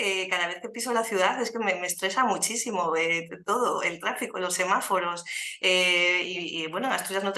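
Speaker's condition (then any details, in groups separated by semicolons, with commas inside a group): No condition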